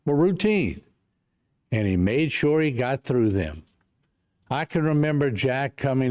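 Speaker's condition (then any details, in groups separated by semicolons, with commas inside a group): No condition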